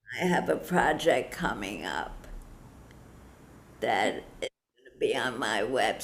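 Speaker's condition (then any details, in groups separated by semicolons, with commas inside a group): Parkinson's disease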